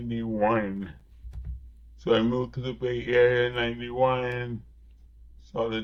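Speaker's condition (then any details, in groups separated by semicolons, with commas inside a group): Cerebral palsy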